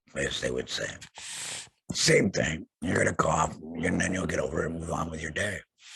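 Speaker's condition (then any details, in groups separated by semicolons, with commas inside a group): Laryngectomy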